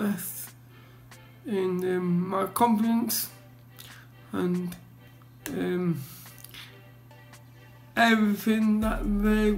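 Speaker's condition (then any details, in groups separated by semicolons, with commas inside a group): Cerebral palsy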